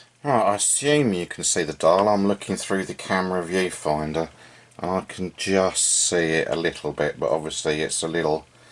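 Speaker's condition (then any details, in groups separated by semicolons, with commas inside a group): No condition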